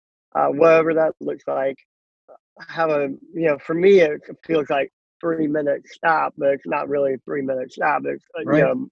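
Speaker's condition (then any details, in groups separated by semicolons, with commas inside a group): Cleft lip and palate; congenital cleft lip and palate, possibly radiation-related, hole in mouth, could not eat, 23 surgeries, born with one arm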